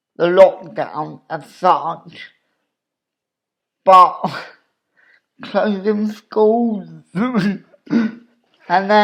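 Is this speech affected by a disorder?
Yes: cerebral palsy; obvious speech impediment.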